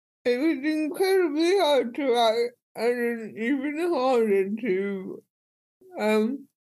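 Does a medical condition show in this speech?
Yes: cerebral palsy.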